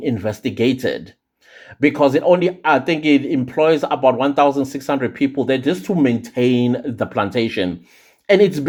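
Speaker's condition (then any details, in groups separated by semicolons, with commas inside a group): No condition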